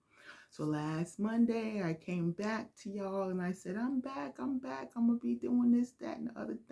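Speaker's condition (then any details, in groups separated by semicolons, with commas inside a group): No condition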